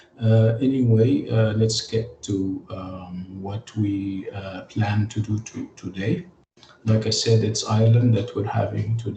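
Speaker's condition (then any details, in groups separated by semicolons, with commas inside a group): No condition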